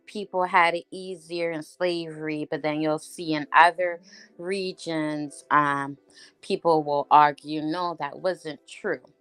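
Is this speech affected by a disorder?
No.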